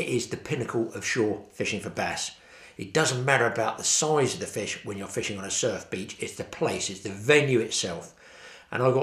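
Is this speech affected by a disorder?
No.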